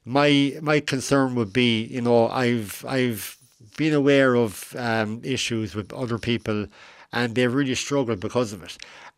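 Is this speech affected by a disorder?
Yes: cleft lip and palate; adult, age 41.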